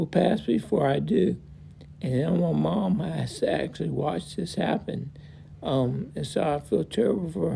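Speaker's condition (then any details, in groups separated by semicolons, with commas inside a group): Multiple system atrophy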